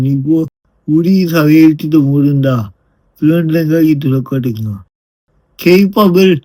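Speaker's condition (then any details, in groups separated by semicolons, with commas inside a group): Brain lesion disability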